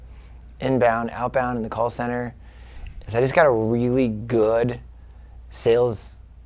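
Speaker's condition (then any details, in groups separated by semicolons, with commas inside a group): No condition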